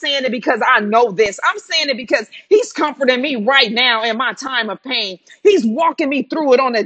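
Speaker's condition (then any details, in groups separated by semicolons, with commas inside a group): No condition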